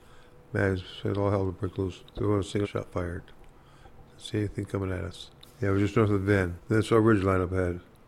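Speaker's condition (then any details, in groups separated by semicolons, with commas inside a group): Parkinson's disease; Parkinson's disease attributed to Agent Orange exposure during Vietnam service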